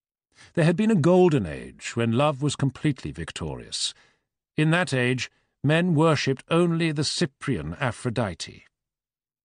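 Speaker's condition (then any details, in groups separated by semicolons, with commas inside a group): No condition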